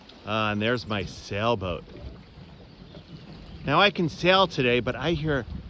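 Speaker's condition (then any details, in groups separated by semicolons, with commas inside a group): No condition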